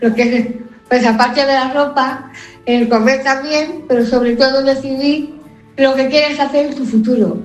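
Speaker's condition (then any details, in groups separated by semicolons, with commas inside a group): Down syndrome; adult woman; expresses herself clearly, per host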